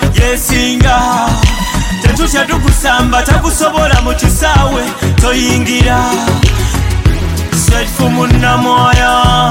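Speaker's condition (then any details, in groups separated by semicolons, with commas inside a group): No condition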